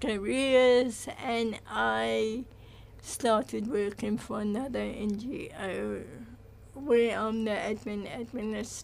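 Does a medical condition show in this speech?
Yes: cerebral palsy; present from birth, caused by lack of oxygen to brain; others asked if drunk or why speech sounded funny.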